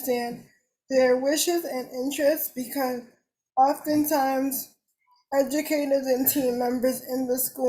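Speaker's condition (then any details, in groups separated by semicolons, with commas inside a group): Cerebral palsy; uses wheelchair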